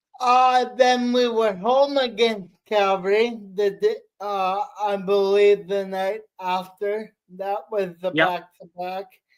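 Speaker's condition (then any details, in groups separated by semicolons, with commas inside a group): Cerebral palsy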